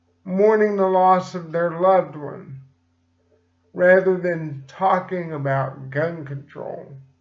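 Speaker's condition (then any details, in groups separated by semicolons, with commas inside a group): Cerebral palsy; slight speech impediment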